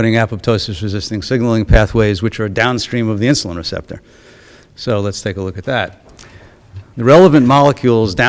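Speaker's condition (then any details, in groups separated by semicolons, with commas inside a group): No condition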